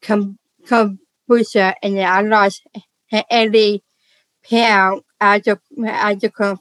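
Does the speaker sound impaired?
Yes: Down syndrome; congenital.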